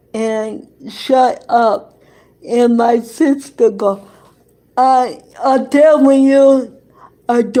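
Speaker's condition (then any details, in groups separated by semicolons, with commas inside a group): Cerebral palsy; present from birth; wheelchair user, past surgery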